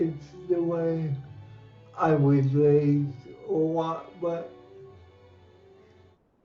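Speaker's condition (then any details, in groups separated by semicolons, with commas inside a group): Cerebral palsy; lifelong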